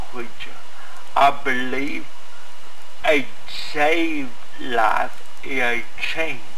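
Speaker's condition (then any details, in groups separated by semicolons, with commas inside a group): Cerebral palsy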